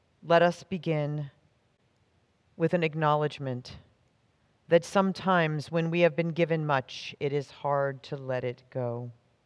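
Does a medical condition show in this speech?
No.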